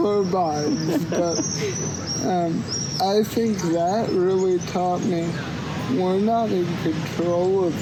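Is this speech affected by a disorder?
Yes: cerebral palsy; cannot walk unaided.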